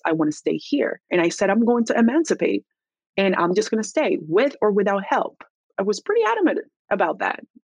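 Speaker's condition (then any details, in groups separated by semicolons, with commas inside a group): No condition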